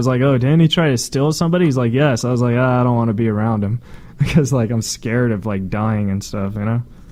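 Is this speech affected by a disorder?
No.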